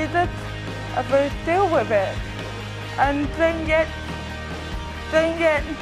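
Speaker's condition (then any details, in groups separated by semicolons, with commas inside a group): Cerebral palsy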